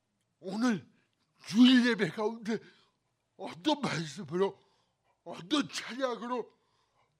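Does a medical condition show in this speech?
Yes: cerebral palsy; lifelong pain, body and bones twisted, bent body.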